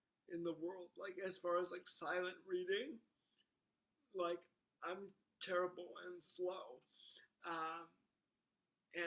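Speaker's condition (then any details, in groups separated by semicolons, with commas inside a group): Cerebral palsy; wheelchair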